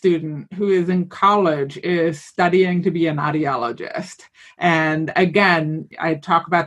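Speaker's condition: Hearing loss with cochlear implant; cochlear implant left ear

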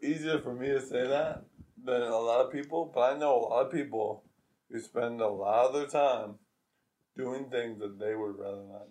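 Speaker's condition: ALS

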